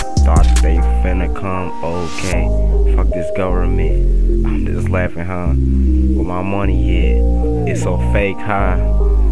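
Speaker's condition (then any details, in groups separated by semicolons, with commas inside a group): No condition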